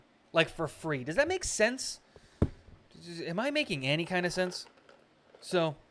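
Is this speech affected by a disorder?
No.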